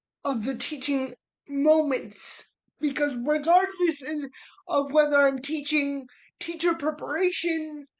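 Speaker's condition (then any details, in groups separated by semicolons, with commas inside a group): Cerebral palsy; spastic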